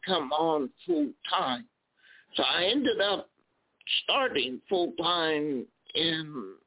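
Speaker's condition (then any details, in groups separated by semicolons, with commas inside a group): Spasmodic dysphonia; recent Botox injections into vocal cords; unsure whether voice is coming across all right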